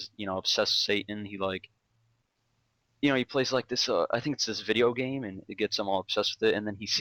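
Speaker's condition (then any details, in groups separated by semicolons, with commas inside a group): No condition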